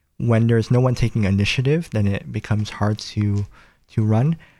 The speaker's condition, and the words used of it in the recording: Cleft palate. So I'm very blessed to just be here speaking with you.